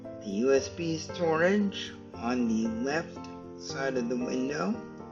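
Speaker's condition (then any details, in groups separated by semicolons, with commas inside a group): Cerebral palsy; stiff muscles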